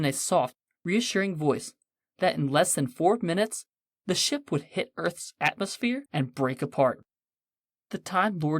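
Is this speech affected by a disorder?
No.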